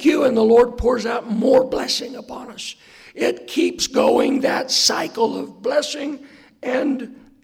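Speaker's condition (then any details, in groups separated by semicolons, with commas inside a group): Hoarseness after vocal cord surgery; not smooth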